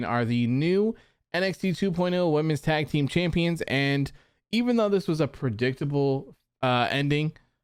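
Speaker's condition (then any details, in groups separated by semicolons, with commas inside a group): No condition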